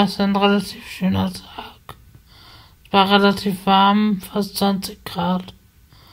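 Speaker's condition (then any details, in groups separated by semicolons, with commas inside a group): Spasticity from birth; multiple sclerosis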